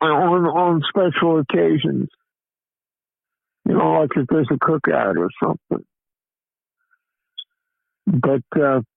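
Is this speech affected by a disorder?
Yes: cerebral palsy; low birth weight of 3 lb 11¾ oz.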